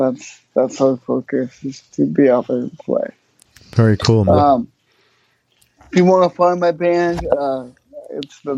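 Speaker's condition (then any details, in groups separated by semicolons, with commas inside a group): Cerebral palsy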